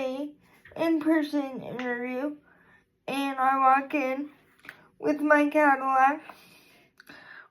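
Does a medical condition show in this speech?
Yes: cerebral palsy; physical disability.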